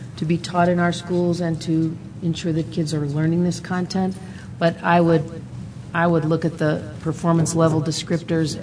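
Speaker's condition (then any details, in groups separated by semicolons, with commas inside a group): No condition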